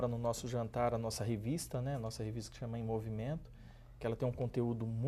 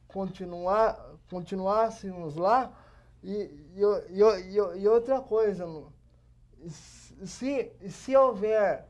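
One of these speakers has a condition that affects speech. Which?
The second: cerebral palsy; age 27.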